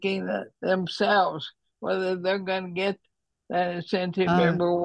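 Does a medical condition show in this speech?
Yes: ALS; neurodegenerative disease affecting the muscles, estimated little over a year to live; runs out of breath at times, needs a breath or two, tongue has trouble cooperating, words and ideas intact.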